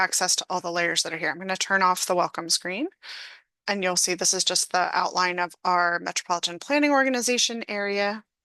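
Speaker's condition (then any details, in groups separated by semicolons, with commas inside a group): No condition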